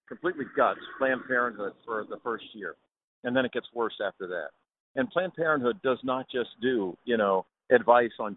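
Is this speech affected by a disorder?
No.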